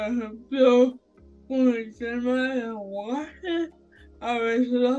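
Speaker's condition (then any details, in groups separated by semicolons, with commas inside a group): Severe brain injury; birth brain injury from oxygen loss, cerebral palsy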